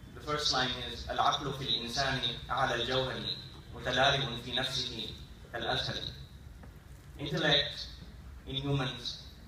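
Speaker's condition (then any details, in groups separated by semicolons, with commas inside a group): No condition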